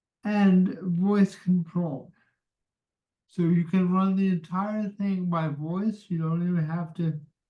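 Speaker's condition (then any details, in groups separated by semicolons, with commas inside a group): Cerebral palsy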